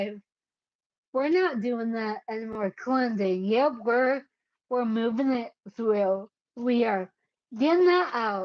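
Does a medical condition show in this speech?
Yes: cerebellar ataxia.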